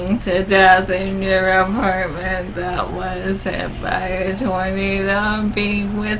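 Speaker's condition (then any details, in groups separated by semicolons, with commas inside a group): ALS; no ventilator needed yet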